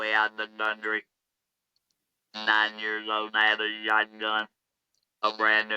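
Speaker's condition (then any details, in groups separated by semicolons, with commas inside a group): Laryngectomy; larynx removed for smoking-related laryngeal cancer, electrolarynx speech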